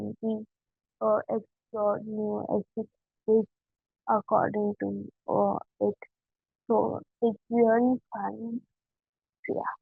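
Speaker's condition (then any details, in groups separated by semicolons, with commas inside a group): Cerebral palsy; since childhood, childhood therapy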